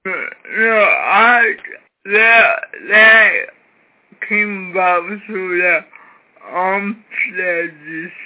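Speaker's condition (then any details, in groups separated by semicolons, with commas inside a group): Cerebral palsy, severe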